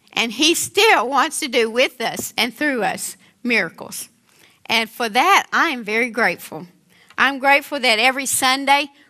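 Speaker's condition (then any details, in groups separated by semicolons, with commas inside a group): No condition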